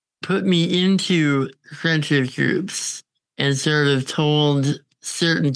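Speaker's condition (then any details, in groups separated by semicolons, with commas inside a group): Congenital muscular dystrophy; on a ventilator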